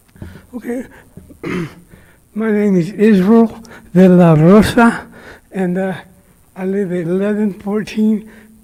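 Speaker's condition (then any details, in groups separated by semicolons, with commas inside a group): Brain injury; injury years ago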